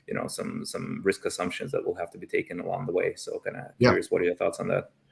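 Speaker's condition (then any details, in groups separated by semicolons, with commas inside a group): No condition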